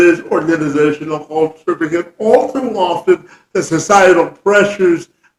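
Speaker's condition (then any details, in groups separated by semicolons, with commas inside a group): Cerebral palsy; from birth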